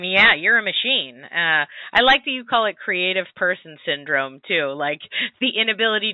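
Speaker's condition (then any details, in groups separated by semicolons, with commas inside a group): No condition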